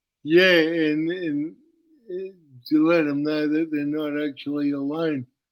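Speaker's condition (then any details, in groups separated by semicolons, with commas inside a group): Cerebral palsy; uses wheelchair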